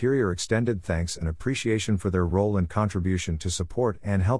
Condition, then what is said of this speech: None; typical speech.